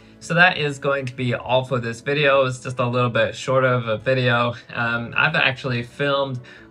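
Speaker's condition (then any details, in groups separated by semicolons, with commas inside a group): No condition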